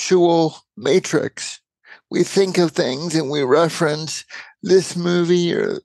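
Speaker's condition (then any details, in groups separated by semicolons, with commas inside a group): Cerebral palsy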